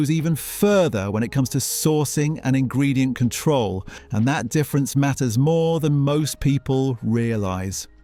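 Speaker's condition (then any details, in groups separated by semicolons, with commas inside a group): No condition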